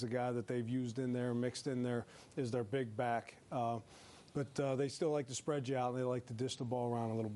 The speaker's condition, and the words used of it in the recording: No condition.